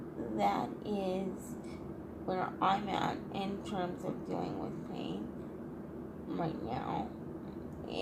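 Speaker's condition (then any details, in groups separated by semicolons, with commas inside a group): Cerebral palsy, triplegia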